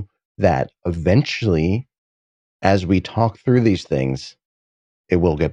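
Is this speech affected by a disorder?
No.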